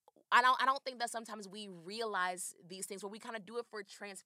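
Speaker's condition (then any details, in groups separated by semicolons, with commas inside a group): No condition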